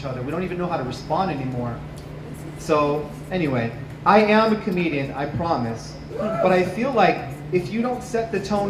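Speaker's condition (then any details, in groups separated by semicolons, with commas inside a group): No condition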